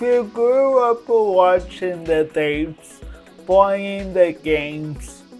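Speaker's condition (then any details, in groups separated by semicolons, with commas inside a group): Cerebral palsy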